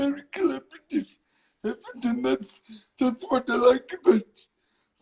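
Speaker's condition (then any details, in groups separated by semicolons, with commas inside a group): Cerebral palsy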